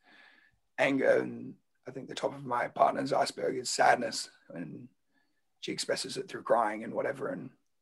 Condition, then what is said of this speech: Throat cancer. My voice is still going to be wrecked for a while.